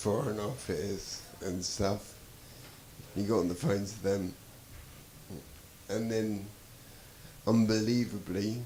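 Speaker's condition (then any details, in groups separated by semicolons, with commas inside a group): Traumatic brain injury; given breathing support in hospital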